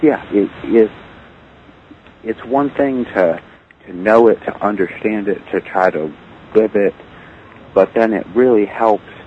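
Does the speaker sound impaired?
Yes: stuttering; lifelong stuttering; stutters openly, including at work, mostly not avoiding stuttering; here repeated words, prolonged sounds.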